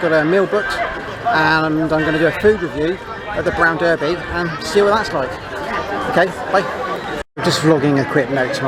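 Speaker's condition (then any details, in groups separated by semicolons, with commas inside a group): No condition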